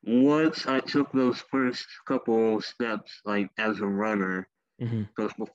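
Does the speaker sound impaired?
Yes: cleft lip and palate; speech impediment from cleft lip and palate.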